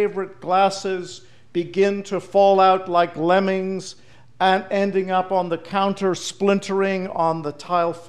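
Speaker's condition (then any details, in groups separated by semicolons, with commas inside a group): No condition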